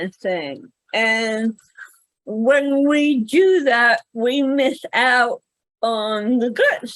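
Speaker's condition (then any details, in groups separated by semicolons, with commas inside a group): Cerebral palsy; speaks better than types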